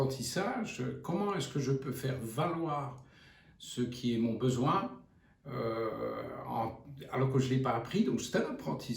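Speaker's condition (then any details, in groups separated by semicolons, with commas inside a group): No condition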